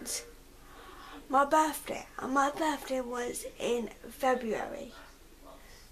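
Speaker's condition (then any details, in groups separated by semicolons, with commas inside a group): Cerebral palsy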